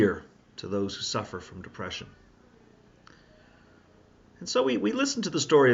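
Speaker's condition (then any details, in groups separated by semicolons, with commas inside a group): No condition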